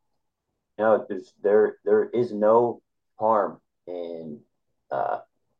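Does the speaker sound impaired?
Yes: stuttering; stutter since childhood, known to classmates at earlier school before 7th grade; adult, past college freshman year, working, constantly trying to improve stutter; uses small talk to avoid stuttering, talked little as child, discloses stutter, training others builds confidence; here repeated words, prolonged sounds.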